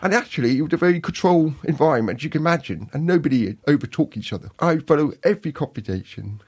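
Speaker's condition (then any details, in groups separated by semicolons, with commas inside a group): Profound deafness; born profoundly deaf, hearing parents, cochlear implant, learnt to speak rather than sign, lip-reads; limited hearing with cochlear implant, needs speakers facing him, one at a time; learnt to speak through hard work in childhood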